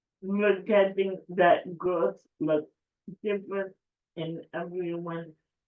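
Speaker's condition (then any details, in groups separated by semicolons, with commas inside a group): Cerebral palsy; affects speech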